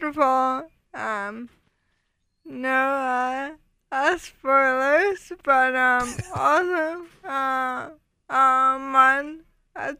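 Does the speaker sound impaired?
Yes: ALS; ALS diagnosed 2014, rapid decline from half Ironman to walking with cane within 6 months; nearly a decade since diagnosis, uses walker and scooter.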